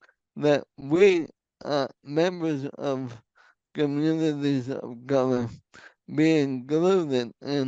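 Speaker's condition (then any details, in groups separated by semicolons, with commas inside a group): ALS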